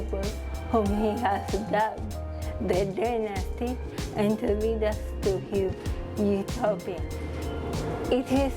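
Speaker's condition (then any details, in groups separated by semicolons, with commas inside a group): Cerebral palsy; from birth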